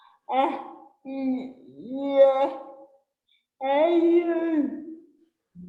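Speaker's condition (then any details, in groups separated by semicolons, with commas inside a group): Cerebral palsy; since birth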